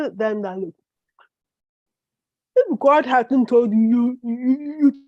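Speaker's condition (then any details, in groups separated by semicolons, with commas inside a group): Cerebral palsy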